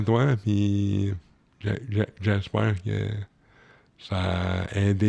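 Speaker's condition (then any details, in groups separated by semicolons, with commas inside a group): Cerebral palsy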